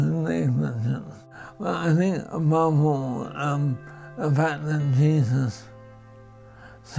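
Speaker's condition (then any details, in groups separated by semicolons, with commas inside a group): Primary lateral sclerosis (MND), PLS; rarest motor neuron disease form, very slow progressing; symptoms began 14 years ago; voice affected early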